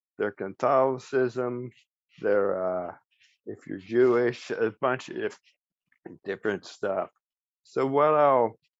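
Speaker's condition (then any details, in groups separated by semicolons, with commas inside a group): ALS; speech still preserved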